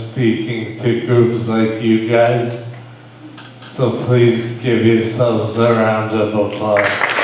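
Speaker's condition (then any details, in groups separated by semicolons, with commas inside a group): Brain injury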